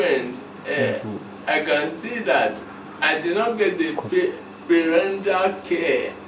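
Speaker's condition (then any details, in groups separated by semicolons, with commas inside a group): Cerebral palsy; speech brain area underdeveloped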